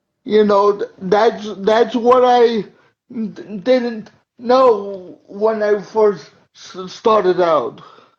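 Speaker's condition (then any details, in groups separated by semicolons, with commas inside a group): Cerebral palsy; uses wheelchair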